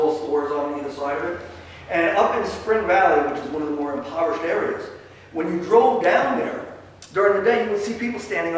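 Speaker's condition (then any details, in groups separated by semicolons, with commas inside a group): No condition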